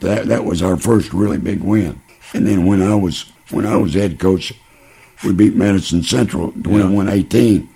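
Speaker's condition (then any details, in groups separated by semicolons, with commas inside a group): Laryngeal cancer; all intake through feeding tube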